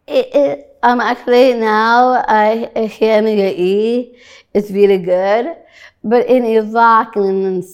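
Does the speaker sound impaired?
Yes: Down syndrome; told of it by mother at about age twenty-one.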